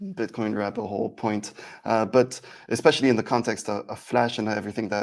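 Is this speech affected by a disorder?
No.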